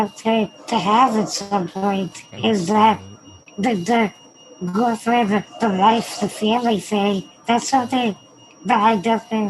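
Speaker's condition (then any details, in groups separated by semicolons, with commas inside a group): Spinal muscular atrophy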